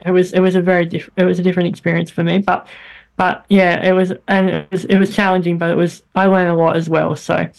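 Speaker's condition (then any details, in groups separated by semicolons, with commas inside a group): Bilateral cleft lip and palate; congenital, lifelong speech therapy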